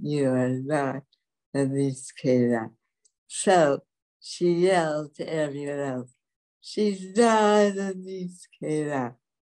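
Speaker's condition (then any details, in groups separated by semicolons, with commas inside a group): Dystonia; affects walking and speech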